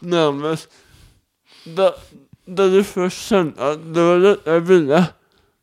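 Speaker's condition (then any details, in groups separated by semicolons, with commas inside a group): Cerebral palsy; wheelchair user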